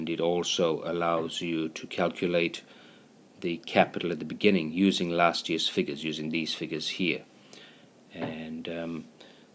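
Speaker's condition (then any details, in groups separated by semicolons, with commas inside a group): No condition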